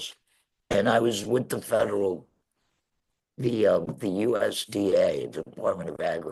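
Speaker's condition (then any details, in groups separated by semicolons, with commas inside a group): Laryngectomy; laryngectomy after throat cancer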